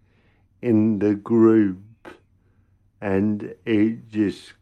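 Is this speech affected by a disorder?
Yes: cerebral palsy; congenital, caused by lack of oxygen to brain at birth; speech sometimes mistaken for drunkenness by strangers, host notes speaking pace.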